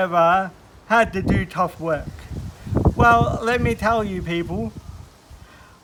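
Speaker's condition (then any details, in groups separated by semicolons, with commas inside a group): Cerebral palsy; lack of oxygen after premature birth, extremely tight muscles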